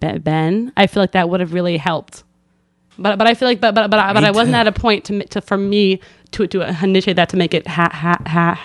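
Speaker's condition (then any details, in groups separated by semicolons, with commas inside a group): Stuttering; therapy over past 3 years: fluency shaping, stuttering modification, voluntary stuttering, subway talks with strangers; stuttering during recording, long repetitive stutter, pauses and takes a breath; big blocks, stops and exhales during blocks, often anticipates stutter before words; repeated sounds, repeated words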